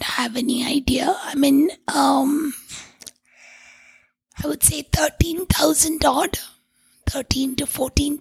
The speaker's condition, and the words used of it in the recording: Tracheostomy. See, I have to use a finger. I have to block this hole and only then there's audibility.